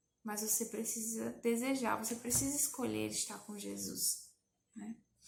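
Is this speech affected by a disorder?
No.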